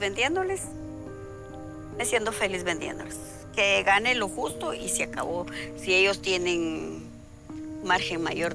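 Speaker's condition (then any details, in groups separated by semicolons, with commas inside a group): No condition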